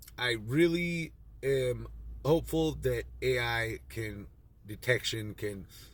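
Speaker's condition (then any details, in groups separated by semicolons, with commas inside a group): No condition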